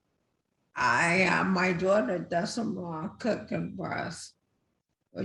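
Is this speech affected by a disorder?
Yes: multiple system atrophy; weakened speaking.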